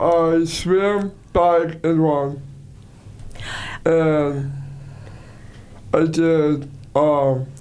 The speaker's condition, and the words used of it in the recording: Down syndrome. And so I'm going to speak slow so you can understand what I'm saying.